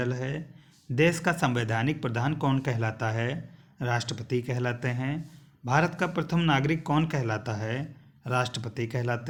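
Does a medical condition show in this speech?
No.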